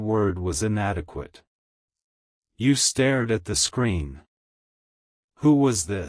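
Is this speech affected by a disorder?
No.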